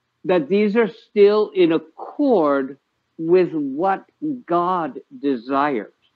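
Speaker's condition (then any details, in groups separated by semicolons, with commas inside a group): No condition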